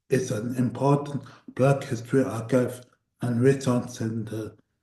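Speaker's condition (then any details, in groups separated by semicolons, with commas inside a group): Cerebral palsy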